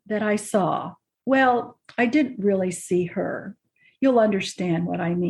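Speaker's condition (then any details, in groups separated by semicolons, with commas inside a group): No condition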